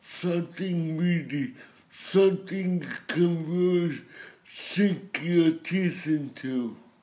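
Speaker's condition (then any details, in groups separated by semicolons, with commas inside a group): Cerebral palsy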